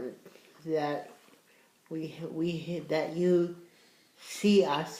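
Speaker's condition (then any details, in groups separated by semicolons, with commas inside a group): Cerebral palsy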